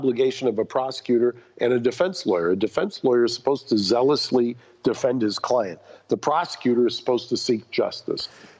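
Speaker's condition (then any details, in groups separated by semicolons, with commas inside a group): No condition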